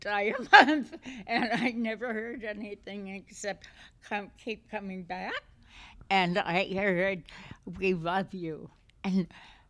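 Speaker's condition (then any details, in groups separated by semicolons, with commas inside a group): Essential tremor; essential tremor affecting voice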